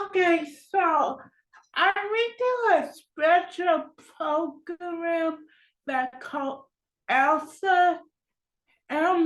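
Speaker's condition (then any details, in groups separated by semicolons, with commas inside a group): Cerebral palsy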